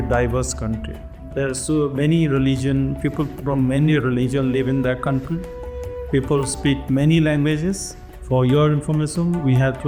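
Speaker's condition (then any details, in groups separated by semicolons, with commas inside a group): No condition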